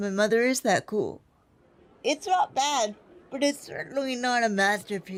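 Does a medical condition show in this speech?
Yes: spastic quadriplegic cerebral palsy.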